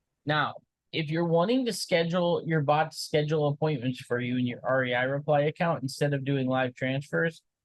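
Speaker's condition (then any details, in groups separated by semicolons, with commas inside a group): No condition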